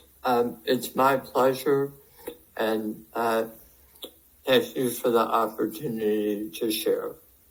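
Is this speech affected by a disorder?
Yes: head and neck cancer.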